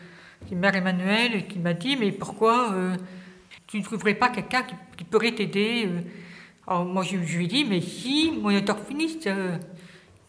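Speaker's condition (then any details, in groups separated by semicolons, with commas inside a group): Hearing impairment from birth, congenital; no speech until age ten, lacked hearing equipment early, specialised school; able to sing and hear liturgy, speech regained through two years' therapy with Jackie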